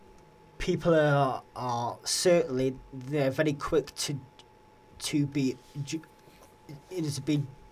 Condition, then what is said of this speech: Stuttering. I have to gasp for that every day when I'm trying to speak.